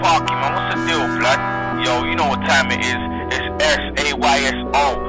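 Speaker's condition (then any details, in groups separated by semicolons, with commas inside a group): No condition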